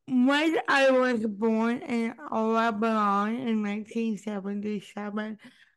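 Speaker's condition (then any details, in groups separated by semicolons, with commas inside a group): Cerebral palsy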